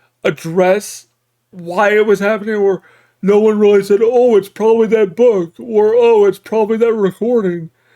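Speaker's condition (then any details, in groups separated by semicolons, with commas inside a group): Cerebral palsy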